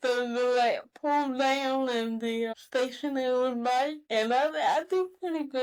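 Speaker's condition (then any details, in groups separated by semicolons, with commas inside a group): Cerebral palsy; mild form; could not always articulate well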